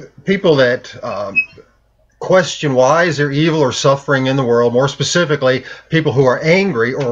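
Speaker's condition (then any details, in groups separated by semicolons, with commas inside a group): No condition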